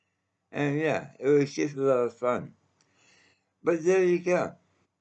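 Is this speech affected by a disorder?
Yes: mouth cancer.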